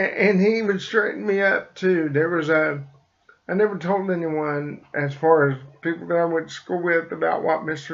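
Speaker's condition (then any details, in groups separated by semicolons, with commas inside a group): Cerebral palsy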